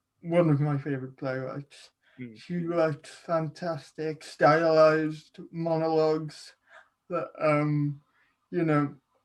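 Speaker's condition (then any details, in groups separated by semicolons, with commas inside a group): Cerebral palsy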